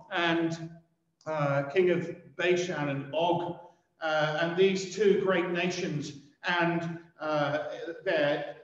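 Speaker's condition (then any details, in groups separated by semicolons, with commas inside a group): No condition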